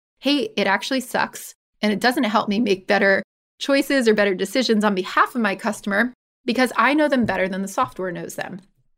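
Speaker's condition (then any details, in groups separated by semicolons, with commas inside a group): No condition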